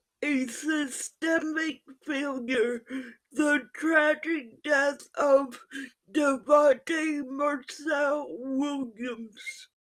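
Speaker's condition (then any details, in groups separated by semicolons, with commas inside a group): Physical speech impairment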